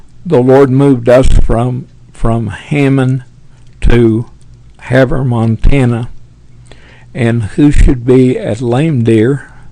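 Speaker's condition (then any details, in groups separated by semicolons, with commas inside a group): Parkinson's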